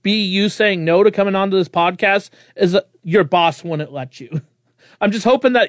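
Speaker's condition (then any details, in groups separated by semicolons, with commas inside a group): No condition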